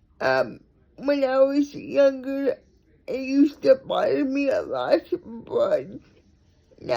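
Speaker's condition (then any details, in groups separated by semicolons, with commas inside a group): Cerebral palsy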